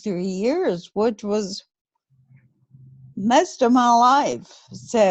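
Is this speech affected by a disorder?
Yes: Friedreich's ataxia; metabolic component, likened to MS combined with ALS; over 40 years with condition, mobility highly limited.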